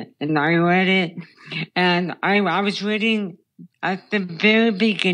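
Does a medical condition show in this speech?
Yes: brain stem tumor; childhood onset.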